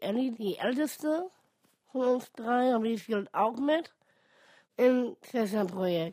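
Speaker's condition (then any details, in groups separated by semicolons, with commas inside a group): Down syndrome; genetic, congenital, features visible at birth, glasses since age 2, childhood training in tongue control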